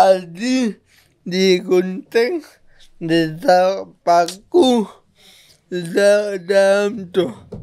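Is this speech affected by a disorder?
Yes: cerebral palsy.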